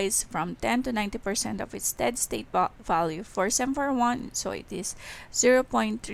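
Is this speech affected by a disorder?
No.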